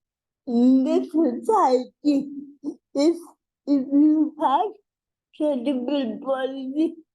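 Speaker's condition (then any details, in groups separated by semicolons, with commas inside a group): Cerebral palsy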